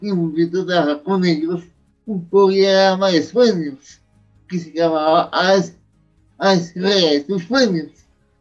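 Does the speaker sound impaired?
Yes: cerebral palsy; speech difficulty, noted as a hurdle for work as lecturer.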